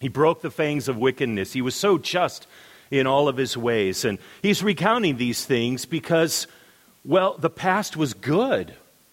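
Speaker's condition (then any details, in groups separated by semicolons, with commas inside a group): No condition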